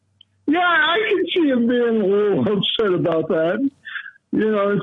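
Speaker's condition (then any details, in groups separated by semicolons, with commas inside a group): Cerebral palsy; lifelong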